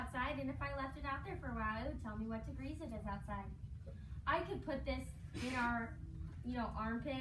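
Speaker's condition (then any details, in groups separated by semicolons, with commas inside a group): No condition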